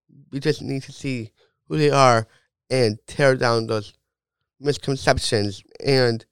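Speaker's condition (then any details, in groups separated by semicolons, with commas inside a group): Down syndrome; age 22, physical therapy, injuries and flare ups since high school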